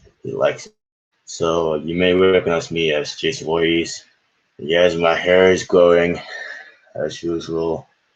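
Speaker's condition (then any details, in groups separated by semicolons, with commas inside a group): No condition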